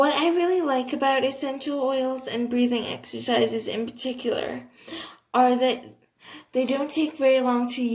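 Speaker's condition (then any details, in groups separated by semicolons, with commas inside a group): Cerebral palsy, athetoid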